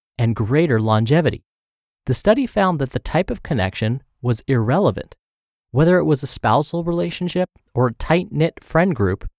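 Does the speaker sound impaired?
No.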